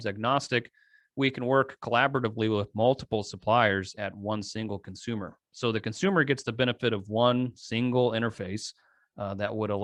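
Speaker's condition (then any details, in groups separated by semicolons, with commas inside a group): No condition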